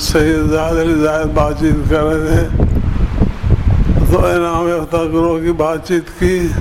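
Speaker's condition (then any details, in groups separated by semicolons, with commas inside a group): Difficulty speaking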